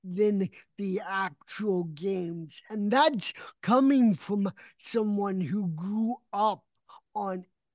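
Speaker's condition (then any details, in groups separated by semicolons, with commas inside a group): Cerebral palsy; gait severely affected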